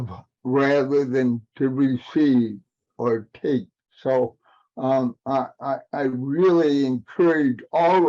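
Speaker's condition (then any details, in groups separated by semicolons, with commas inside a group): Cerebral palsy; aging adult, past 40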